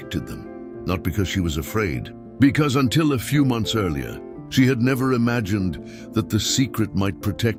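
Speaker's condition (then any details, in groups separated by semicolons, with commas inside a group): No condition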